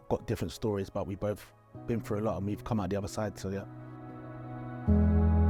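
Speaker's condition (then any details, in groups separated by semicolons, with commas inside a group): No condition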